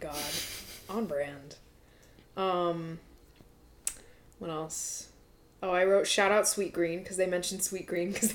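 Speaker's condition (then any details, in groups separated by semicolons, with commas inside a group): No condition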